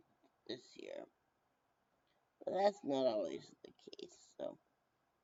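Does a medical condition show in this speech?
Yes: brain injury.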